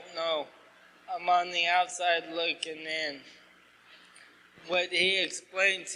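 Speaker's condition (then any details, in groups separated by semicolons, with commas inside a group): ALS; asked to talk slower, clearer, losing voice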